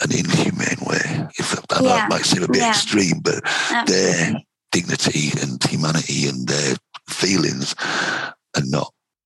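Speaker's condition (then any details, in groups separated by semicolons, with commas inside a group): Vocal cord cancer, head and neck cancer, right vocal cord; no recurrence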